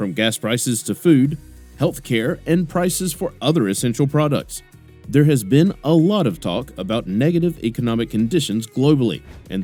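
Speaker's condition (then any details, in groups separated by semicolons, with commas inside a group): No condition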